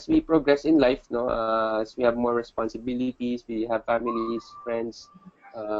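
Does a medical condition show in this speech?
No.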